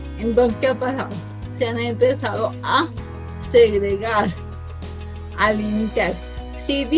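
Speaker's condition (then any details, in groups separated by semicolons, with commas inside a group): Cerebral palsy from birth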